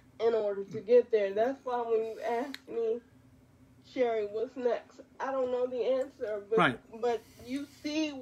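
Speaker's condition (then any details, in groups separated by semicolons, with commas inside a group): Quadriplegic cerebral palsy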